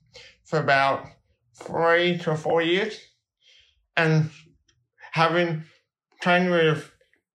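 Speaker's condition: Cerebral palsy

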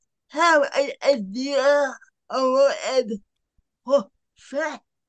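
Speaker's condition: Cerebral palsy; affects speech, noticeably

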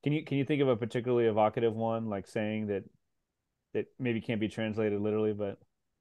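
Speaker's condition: No condition

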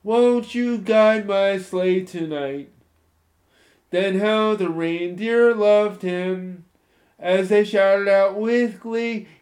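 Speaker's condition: Spastic cerebral palsy; moderate balance and coordination impact, stiff, tight, involuntary muscle movements, uses crutches

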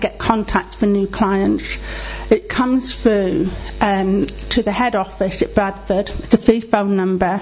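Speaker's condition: Deafness; relies on lip reading

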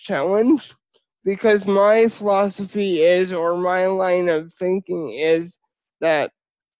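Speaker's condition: Spastic cerebral palsy

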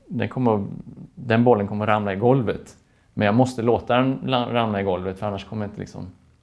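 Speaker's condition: No condition

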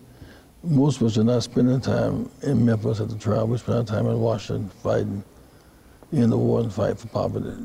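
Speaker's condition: Parkinson's disease; diagnosed by specialist

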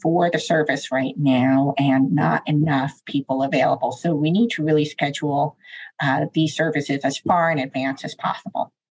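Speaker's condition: Deafness, deaf and oral, cochlear implants; uses spoken Language, also uses American Sign Language

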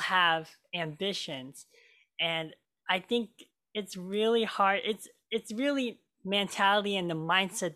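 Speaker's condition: Cleft lip and palate; multiple surgeries growing up

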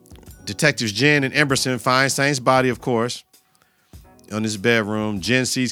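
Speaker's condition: No condition

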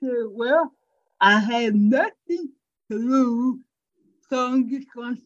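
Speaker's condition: Cerebral palsy; strangers wrongly assume cognitive disability on hearing voice

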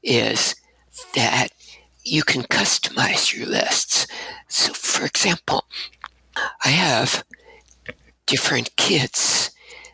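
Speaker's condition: Abductor spasmodic dysphonia; cords open involuntarily, much breathiness, staccato syllables, lengthened syllables give shaky tremor, focused speaking

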